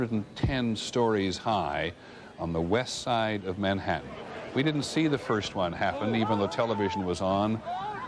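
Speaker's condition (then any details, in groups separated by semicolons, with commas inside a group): No condition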